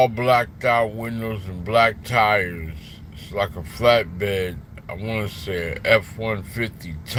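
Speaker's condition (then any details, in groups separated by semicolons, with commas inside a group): Slurred speech; still slurs words occasionally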